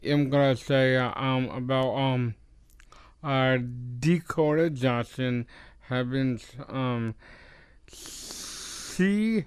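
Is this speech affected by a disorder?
Yes: Down syndrome; known before age three.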